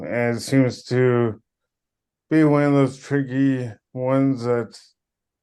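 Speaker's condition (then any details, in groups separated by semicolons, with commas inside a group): Cerebral palsy; power wheelchair since childhood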